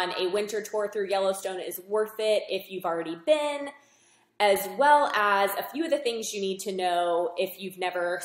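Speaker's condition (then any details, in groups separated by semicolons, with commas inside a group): No condition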